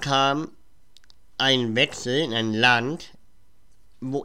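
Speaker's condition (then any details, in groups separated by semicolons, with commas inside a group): Cleft palate; speech impediment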